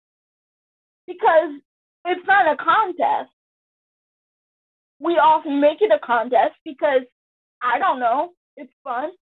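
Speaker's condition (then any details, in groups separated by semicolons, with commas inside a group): Cerebral palsy; born 26 weeks premature, amputee, full-time wheelchair user, intellectual disability, full-time and part-time aides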